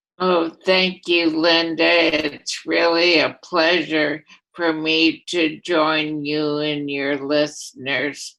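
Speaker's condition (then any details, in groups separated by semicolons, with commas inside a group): Primary lateral sclerosis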